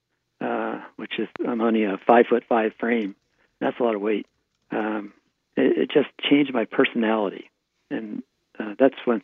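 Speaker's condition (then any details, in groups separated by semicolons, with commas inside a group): Parkinson's disease; right hand tremor at onset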